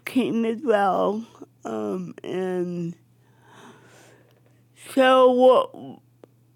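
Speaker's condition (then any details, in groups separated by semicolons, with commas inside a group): Cerebral palsy; affects speech, wheelchair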